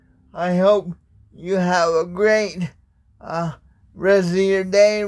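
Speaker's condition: Cerebral palsy

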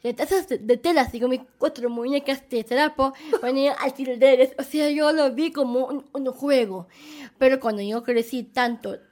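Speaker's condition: Down syndrome; present from birth

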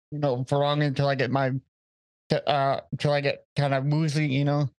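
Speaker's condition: Cerebral palsy, mild

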